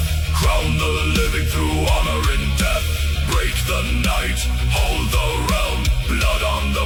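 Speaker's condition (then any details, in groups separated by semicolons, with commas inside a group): No condition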